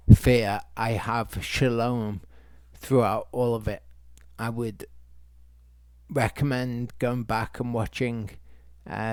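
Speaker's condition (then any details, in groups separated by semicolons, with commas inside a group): Multiple sclerosis; difficulty speaking any words, no longer able to teach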